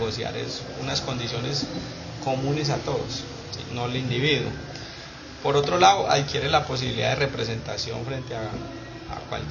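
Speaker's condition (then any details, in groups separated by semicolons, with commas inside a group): No condition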